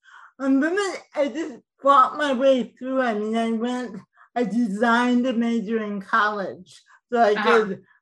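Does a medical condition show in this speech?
Yes: cerebral palsy, mild; speech mildly affected.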